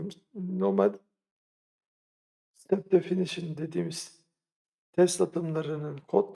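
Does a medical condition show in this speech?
No.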